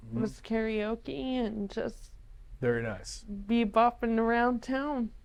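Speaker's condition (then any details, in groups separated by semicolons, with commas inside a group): ALS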